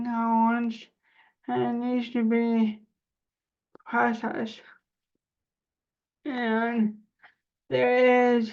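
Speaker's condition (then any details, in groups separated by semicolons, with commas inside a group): Cerebral palsy; spasticity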